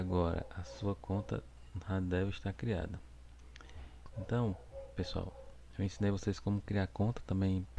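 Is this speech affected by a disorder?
No.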